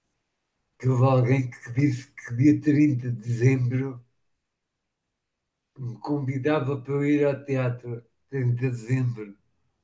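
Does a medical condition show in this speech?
Yes: machado-Joseph disease (sca3).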